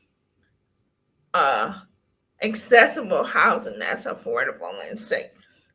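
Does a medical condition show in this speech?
Yes: cerebral palsy.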